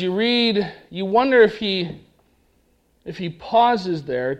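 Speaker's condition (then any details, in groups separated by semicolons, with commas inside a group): No condition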